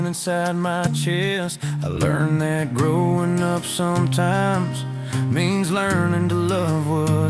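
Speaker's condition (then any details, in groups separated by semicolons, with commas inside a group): No condition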